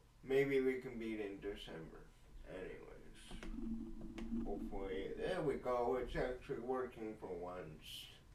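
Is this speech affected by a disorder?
Yes: cerebral palsy.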